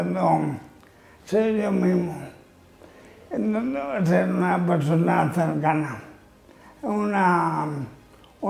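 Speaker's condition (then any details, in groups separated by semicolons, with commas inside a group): Amyotrophic lateral sclerosis (ela)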